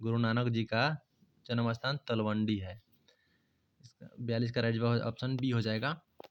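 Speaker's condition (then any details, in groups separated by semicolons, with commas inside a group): No condition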